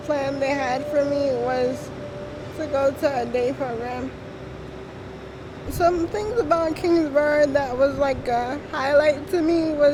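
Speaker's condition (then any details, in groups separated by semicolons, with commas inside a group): Cerebral palsy; wheelchair user; diagnosed at 9 months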